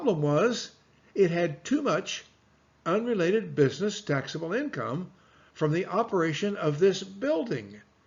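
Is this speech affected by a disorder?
No.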